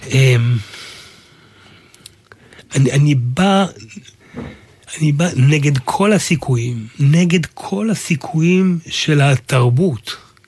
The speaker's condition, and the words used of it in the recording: Aphasia. אני אגיד לך מה, קודם כל, הכתיבה והדיבור זה אותו מאבק.